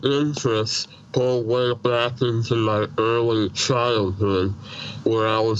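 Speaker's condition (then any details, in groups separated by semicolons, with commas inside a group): Treacher Collins syndrome; congenital, severe cleft palate, emergency tracheotomy at birth, born deaf, no ears, maxillofacial surgeries into adulthood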